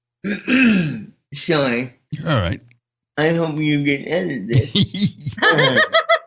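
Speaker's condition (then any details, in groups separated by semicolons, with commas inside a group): Cerebral palsy; speech not affected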